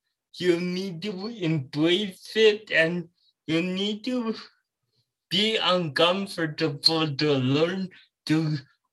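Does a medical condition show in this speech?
Yes: cerebral palsy.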